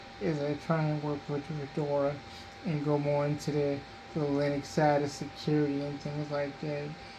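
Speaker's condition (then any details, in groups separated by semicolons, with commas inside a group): Cerebral palsy; diplegia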